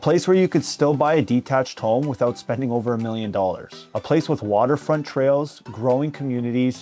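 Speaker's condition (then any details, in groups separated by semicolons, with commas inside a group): No condition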